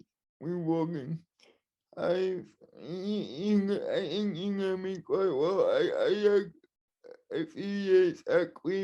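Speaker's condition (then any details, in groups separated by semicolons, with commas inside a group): Cerebral palsy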